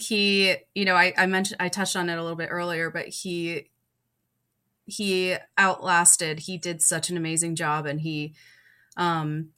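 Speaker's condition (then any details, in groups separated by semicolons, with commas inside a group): No condition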